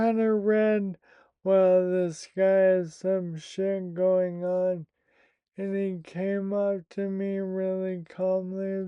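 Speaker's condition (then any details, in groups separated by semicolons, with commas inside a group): Primary lateral sclerosis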